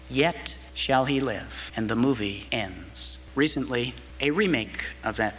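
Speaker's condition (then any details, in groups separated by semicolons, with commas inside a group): No condition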